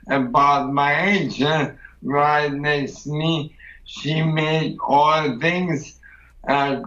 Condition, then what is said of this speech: ALS (motor neuron disease). I didn't notice a big change, but his language, but his voice definitely has changed.